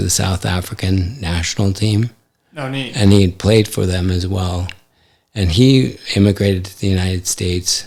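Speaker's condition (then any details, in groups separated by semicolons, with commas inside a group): ALS; affects hand function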